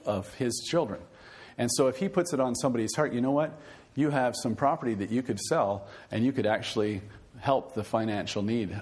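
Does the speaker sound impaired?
No.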